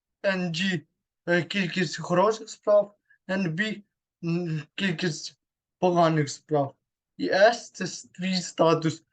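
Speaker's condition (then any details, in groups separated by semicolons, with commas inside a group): Cerebral palsy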